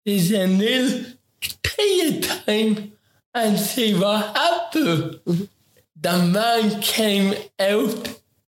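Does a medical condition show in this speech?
Yes: ataxic cerebral palsy; talks word for word.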